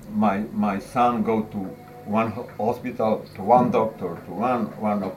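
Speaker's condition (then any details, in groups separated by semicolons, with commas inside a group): No condition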